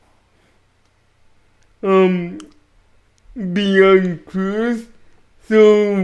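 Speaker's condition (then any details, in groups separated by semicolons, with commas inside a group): Cerebral palsy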